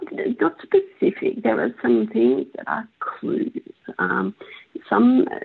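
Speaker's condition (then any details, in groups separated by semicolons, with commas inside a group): Spasmodic dysphonia; words disappear like bad phone reception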